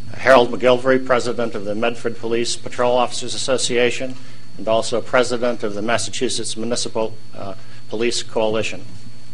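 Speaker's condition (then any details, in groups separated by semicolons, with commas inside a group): No condition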